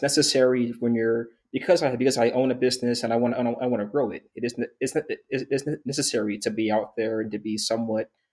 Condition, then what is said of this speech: Stuttering. And then at that point, it's more a case of when I stutter, I just reset, I stop and back up a pace and take the rate down a little bit, like I just did